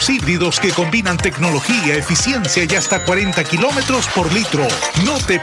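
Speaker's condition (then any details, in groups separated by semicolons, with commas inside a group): No condition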